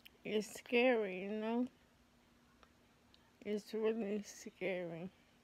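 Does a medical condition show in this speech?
Yes: ALS; affects hands.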